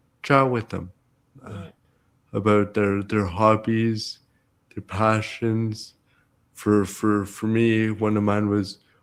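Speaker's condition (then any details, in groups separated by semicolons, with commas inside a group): Cerebral palsy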